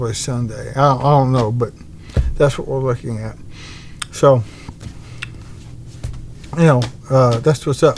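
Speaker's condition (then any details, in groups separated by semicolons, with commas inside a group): ALS; bulbar-upper onset, tongue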